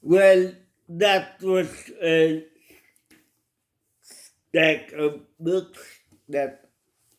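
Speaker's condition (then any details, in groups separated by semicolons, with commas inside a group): Cerebral palsy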